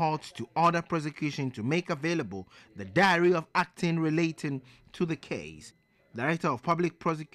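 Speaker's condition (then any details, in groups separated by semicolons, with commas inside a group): No condition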